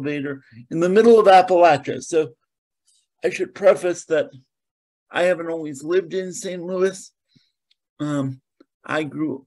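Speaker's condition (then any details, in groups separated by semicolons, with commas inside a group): Cerebral palsy; mainly lower limbs affected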